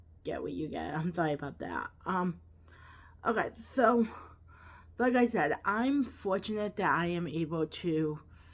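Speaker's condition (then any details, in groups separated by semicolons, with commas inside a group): Cerebral palsy, quadriplegic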